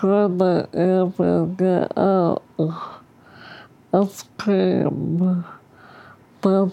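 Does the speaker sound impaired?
Yes: ALS; progressive, diagnosed at age 29, motorized wheelchair, almost fully paralyzed, can no longer type after fall; harder to understand, slow sentence production, mute when hurt, losing voice.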